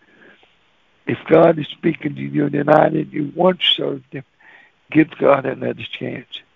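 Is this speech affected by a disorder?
Yes: cerebral palsy; cerebral palsy voice.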